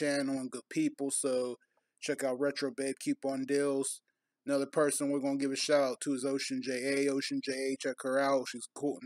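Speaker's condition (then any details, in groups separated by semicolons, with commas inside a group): No condition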